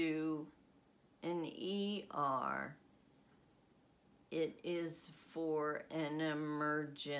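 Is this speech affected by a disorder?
Yes: essential tremor.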